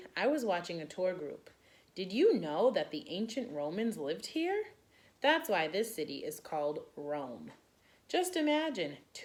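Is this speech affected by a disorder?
No.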